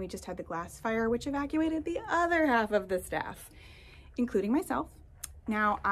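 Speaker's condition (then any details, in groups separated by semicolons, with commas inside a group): No condition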